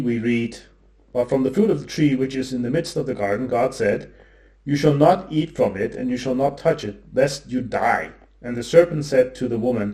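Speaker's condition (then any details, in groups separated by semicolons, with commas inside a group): No condition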